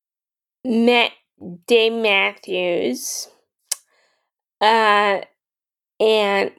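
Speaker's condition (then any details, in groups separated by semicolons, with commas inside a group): Friedreich's ataxia; Muscular Dystrophy Association for braces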